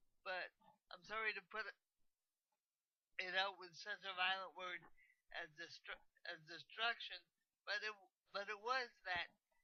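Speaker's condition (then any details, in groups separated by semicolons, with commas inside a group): Cerebral palsy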